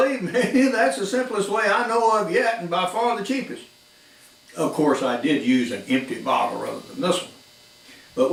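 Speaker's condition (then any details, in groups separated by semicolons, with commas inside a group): No condition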